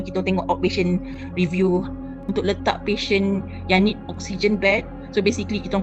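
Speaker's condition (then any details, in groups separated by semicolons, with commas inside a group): No condition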